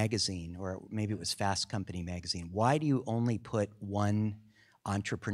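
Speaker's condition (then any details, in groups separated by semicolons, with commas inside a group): No condition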